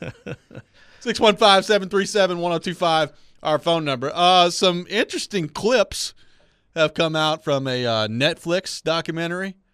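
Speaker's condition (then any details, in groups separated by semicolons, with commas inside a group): No condition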